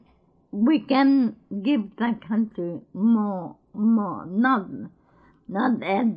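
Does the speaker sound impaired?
Yes: cerebral palsy; had speech problems in childhood, began talking after attending Gruella school.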